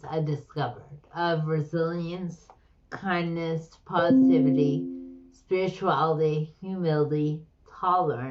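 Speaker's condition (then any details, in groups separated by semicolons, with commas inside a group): Slurred speech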